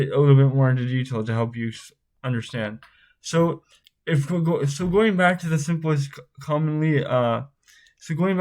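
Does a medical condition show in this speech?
Yes: spastic cerebral palsy.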